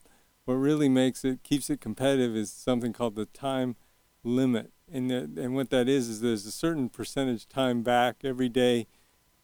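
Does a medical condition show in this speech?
Yes: young onset Parkinson's disease; young onset at age 40, shaky, Medtronic deep brain stimulation device, two 3-inch brain probes; deep brain stimulation surgery at Stanford 3 years ago, constant current, symptoms well managed.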